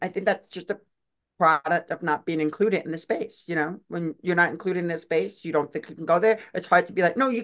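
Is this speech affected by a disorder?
Yes: deaf; sign language user; uses own voice, difficulty pronouncing unfamiliar names.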